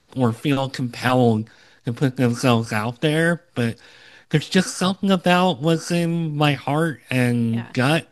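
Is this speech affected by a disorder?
Yes: cleft lip and palate, Opitz G/BBB syndrome; congenital cleft lip and palate.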